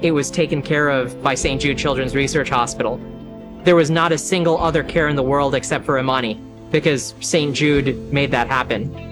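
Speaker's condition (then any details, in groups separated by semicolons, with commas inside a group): No condition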